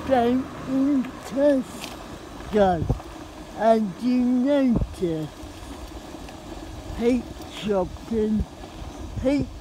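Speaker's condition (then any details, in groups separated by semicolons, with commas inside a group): Cerebral palsy; spastic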